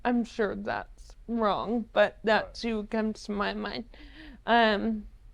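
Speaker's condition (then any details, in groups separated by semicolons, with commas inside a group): ALS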